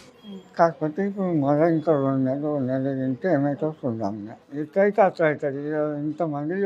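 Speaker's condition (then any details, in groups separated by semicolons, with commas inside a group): Oral cancer; jaw bone removed, reconstructed with grafted tissue, chewing habit; about three years since onset, recurrence after surgery; could not open mouth or eat, tube fed three years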